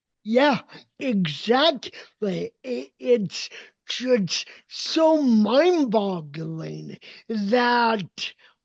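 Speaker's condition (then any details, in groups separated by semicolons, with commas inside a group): Cerebral palsy; uses walker and wheelchair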